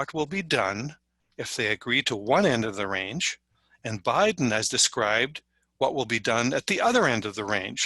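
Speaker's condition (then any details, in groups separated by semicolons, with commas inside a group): No condition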